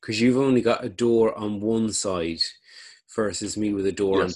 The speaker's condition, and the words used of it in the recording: None; typical speech.